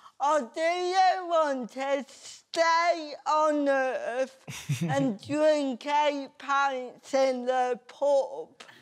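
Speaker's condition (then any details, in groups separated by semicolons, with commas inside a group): Cerebral palsy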